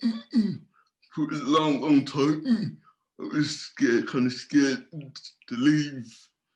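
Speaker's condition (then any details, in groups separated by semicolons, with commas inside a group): Cerebral palsy; from birth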